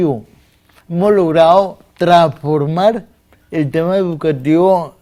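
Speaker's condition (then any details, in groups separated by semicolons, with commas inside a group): Cerebral palsy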